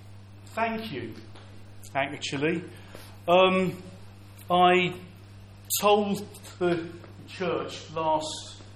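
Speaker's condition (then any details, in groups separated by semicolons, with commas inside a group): Stammer; audible stammer; blocks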